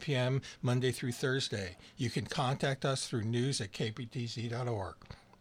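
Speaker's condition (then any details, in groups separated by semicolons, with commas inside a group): No condition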